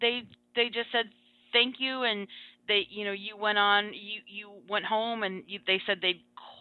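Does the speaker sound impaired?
Yes: stuttering; rarely stutters on own name; audible stutters during recording, including a block; here repeated words, blocks.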